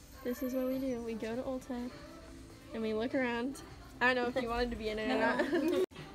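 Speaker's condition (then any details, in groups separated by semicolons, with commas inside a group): No condition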